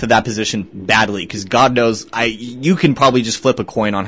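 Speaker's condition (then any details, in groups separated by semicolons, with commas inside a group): No condition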